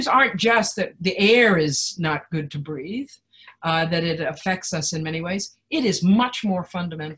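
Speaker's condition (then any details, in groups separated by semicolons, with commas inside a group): No condition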